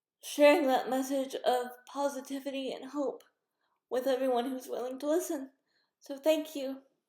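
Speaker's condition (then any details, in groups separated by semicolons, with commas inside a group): Cerebral palsy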